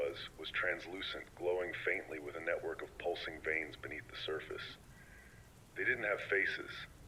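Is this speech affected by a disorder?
No.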